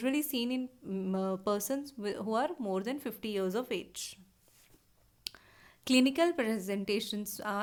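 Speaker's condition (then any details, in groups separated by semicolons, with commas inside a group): No condition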